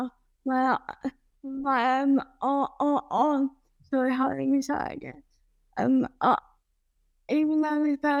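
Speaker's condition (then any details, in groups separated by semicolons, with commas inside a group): Cerebral palsy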